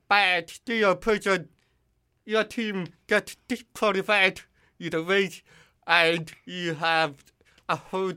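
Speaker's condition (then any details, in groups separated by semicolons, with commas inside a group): Deafness; formerly hearing aids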